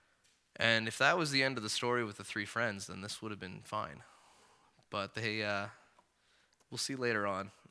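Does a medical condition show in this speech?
No.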